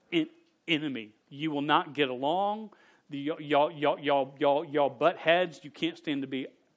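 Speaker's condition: Stutter; stutter since age 5, persisted through teenage years, no successful fix; not fully fluent, stuttered on own name as teenager; repeated sounds

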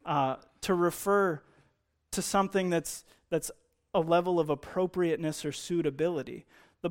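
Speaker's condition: No condition

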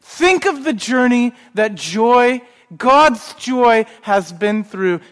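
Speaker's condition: No condition

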